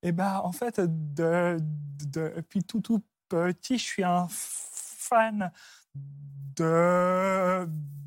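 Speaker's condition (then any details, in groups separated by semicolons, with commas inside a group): Stuttering; onset at about age 4 after grandmother's throat cancer, fluent before, once misdiagnosed as Gilles de la Tourette; part-word and word repetitions, frequent euh fillers; repeated sounds, repeated words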